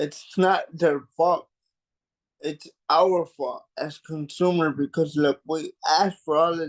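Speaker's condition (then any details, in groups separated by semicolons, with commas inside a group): Cerebral palsy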